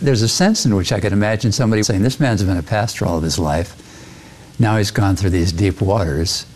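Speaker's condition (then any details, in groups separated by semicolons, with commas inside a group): No condition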